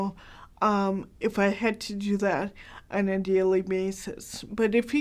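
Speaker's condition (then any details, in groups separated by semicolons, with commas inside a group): Cerebral palsy, mild; hard to understand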